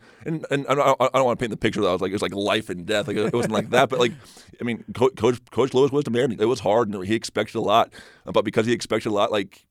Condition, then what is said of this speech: Stuttering. And so I think just the detailed approach and preparation is one thing I've done that has helped me to kind of combat the stuttering issue.